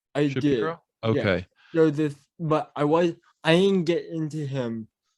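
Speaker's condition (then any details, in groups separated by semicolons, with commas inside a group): Cerebral palsy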